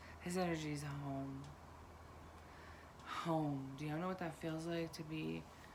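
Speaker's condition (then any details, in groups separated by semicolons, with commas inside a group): No condition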